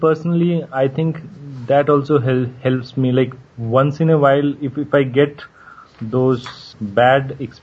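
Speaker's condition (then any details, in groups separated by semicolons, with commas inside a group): Stuttering; fluency-focused approach earlier, six months of bouncing and open disclosure at schools with Samagra NGO; stuttering modification, voluntary stuttering with bounces, learned through Samagra and Dr. Sachin; variable stuttering, blocks incl. silent blocks, mild in interview, more stuttering formerly when avoiding; repeated sounds, repeated words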